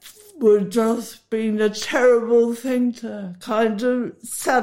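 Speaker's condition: Huntington's disease; symptomatic, on medication, treated by Ed Wild at Bloomsbury clinic, past tominersen gene silencing trial

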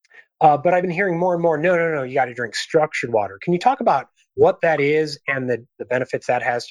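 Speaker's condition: No condition

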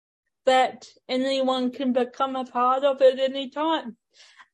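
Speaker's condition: Ataxic cerebral palsy; ambulant wheelchair user

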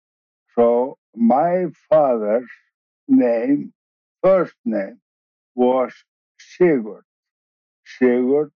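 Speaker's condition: ALS, bulbar onset, later regular ALS; later reclassified as regular form

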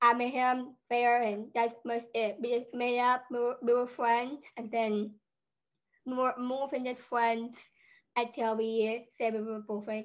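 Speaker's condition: Down syndrome; 22 years old

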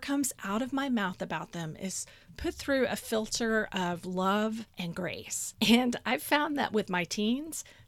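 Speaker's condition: No condition

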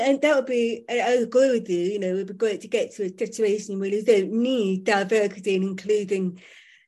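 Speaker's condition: Profoundly deaf, born profoundly deaf

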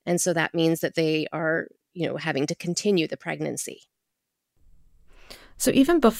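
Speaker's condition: No condition

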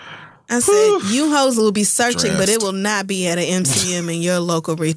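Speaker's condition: No condition

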